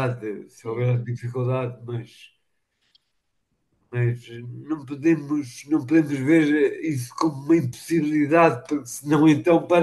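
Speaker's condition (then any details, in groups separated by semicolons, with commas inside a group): Machado-Joseph disease (sca3); ataxia, gradual onset, movement control problems, falls; diagnosed around age 40, onset four years earlier, physiotherapy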